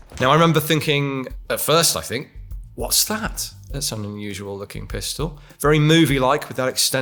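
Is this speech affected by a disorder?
No.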